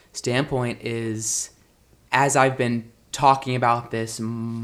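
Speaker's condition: Stuttering; not caused by nervousness; pauses searching for a word; varies with excitement, worse when hurt, stuttered on tour stage, stuttered a lot in Grease audition; prolonged sounds

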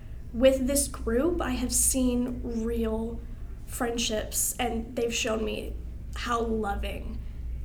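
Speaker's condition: No condition

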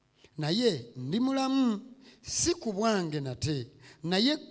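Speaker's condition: No condition

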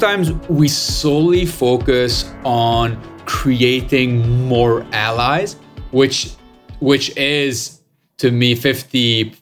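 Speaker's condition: Stutter; lifelong stutter, born with pretty severe stutter, avoided speaking for more than 25 years; has a stutter, stutters in six languages, gives talks and stand-up comedy; can sing without stuttering; repeated words, prolonged sounds

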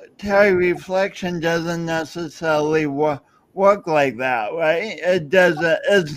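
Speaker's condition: Speech impediment; since birth

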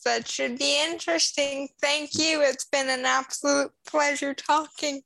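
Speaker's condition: Cerebral palsy; congenital spastic cerebral palsy

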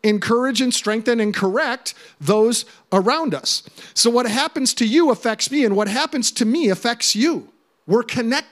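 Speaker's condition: No condition

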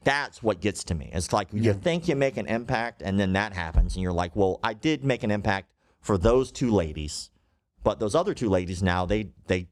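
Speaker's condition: Cleft lip and palate

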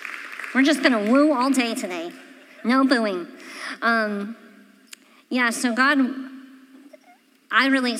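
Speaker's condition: Cleft palate; congenital

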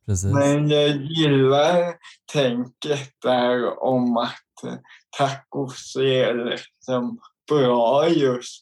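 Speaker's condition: Cerebral palsy; intellect unaffected

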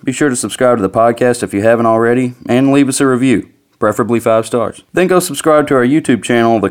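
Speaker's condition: No condition

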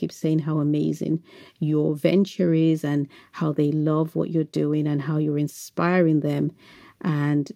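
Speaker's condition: No condition

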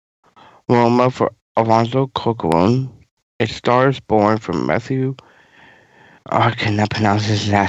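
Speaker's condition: Down syndrome

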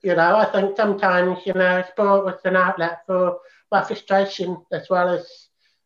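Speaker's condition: Profound deafness; congenital

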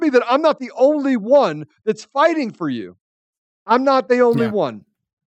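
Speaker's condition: No condition

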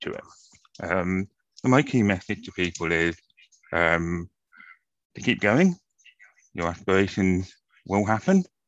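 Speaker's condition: Profound deafness, acquired from meningitis

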